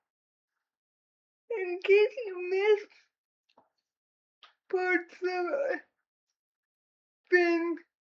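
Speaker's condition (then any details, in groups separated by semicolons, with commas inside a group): Cerebral palsy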